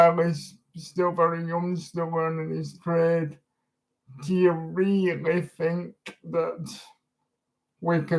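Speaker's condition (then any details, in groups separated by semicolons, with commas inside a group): Disability affecting speech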